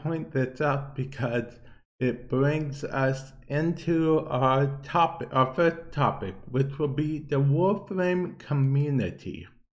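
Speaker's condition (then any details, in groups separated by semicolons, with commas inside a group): Cerebral palsy; affects speech a bit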